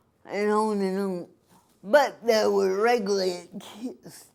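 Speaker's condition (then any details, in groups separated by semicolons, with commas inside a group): Cerebral palsy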